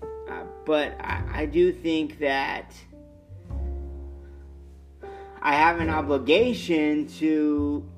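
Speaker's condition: Cerebral palsy; lifelong, non-progressive, daily wheelchair use

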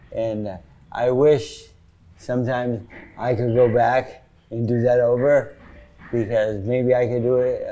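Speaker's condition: Parkinson's disease; sometimes

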